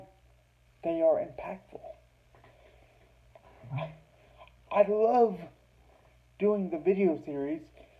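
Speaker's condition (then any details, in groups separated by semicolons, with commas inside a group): Cerebral palsy; heavily altered breathing patterns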